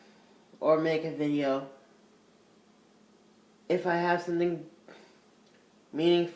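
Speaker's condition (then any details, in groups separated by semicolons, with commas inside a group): Cerebral palsy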